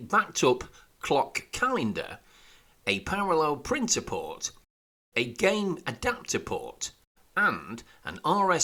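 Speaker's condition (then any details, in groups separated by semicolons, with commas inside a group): No condition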